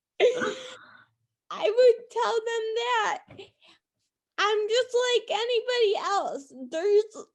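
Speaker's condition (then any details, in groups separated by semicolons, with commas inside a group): Ataxia neuropathy (polg); POLG mitochondrial ataxia neuropathy, progressive; onset and diagnosis at 14, cannot type; often not understood, repeats or types on phone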